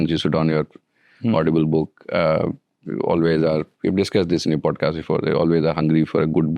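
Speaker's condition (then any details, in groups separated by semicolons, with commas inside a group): No condition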